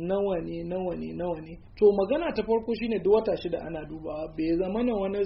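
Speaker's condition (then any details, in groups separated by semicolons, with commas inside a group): No condition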